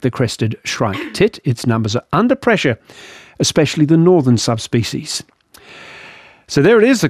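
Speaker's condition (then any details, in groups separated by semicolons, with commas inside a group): No condition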